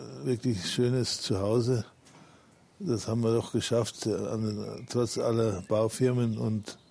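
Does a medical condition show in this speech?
Yes: Parkinson's disease; not trembling during interview, admitted to rehab bedridden two years ago, now walks with crutches.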